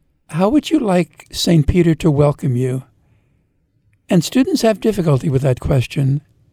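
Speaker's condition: No condition

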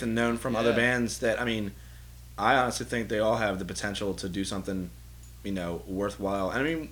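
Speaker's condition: No condition

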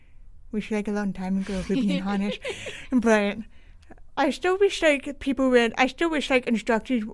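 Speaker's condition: Deaf with cochlear implant, congenital

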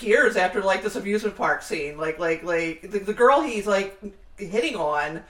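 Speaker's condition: No condition

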